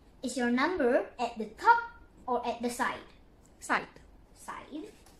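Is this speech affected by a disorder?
No.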